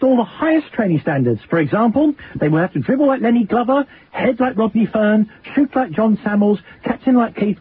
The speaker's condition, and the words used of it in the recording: None; typical speech.